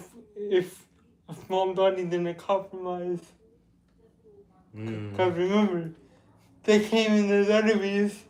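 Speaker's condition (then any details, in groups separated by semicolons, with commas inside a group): Cerebral palsy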